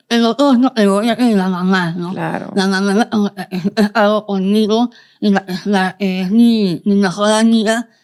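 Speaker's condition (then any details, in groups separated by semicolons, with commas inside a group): Moebius syndrome, congenital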